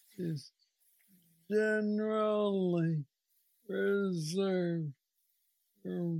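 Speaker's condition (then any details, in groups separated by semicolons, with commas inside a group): Parkinson's disease; about 9 years since diagnosis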